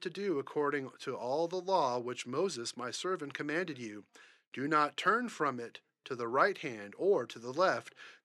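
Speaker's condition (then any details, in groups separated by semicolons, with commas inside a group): No condition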